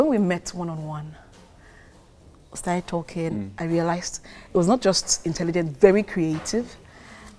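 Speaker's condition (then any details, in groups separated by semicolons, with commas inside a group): No condition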